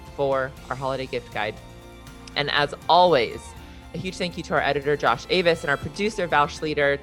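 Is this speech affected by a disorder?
No.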